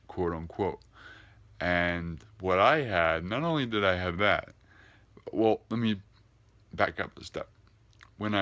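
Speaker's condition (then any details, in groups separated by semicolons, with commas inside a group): Cerebral palsy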